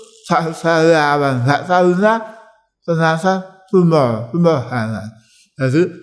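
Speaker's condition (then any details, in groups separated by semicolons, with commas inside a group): Tongue cancer; biopsy-confirmed, ECCT treatment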